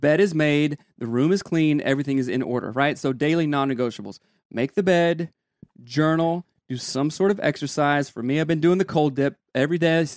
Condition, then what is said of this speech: None; typical speech.